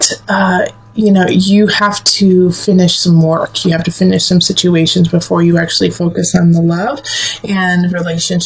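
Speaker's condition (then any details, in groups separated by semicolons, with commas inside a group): No condition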